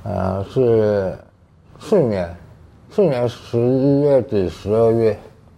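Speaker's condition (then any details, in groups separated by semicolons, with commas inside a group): Tongue cancer, partial glossectomy, two-thirds right tongue resected with flap; two-thirds right tongue removed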